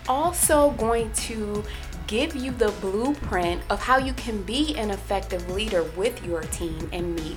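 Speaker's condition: No condition

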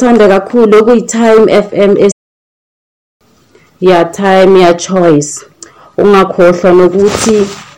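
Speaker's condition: No condition

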